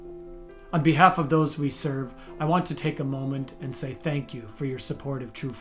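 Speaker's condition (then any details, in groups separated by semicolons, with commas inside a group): No condition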